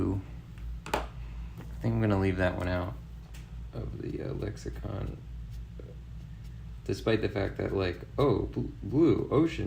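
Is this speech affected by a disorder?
No.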